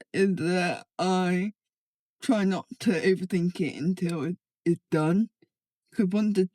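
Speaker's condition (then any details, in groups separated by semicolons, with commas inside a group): Cerebral palsy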